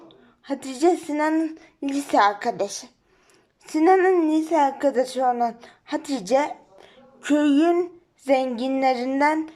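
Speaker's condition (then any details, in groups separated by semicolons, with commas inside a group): Cerebral palsy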